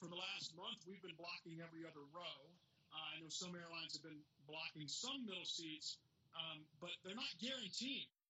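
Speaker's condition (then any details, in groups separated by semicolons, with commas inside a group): No condition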